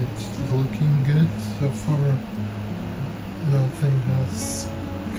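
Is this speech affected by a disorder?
Yes: cerebral palsy.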